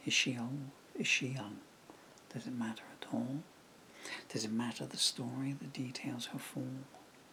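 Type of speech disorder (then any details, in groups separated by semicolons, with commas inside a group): Severe bulbar dysarthria; progressive bulbar palsy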